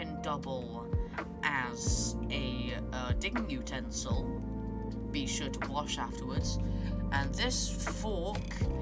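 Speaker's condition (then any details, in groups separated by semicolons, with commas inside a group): No condition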